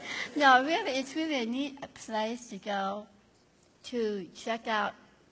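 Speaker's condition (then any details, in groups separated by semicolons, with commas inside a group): Down syndrome; difficulty understanding some things said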